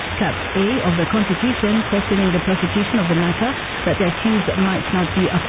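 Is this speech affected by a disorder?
No.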